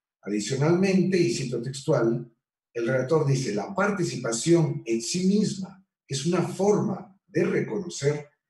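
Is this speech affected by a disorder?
No.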